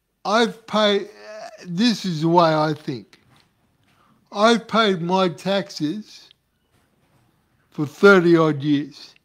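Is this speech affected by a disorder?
Yes: cerebral palsy.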